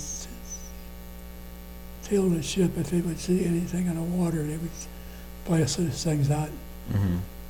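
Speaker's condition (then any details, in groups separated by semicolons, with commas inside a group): Parkinson's disease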